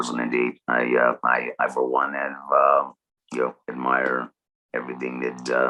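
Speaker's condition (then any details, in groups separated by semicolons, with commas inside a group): Total laryngectomy; about 14 years since laryngectomy, stage 3 before surgery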